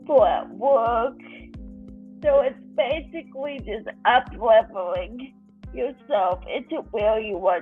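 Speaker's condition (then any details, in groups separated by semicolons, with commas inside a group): Cerebral palsy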